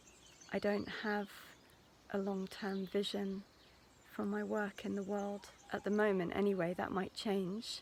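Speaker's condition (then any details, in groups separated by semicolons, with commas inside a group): No condition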